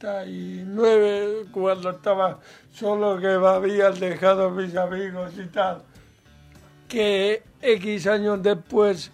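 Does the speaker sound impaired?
Yes: cerebral palsy, mild.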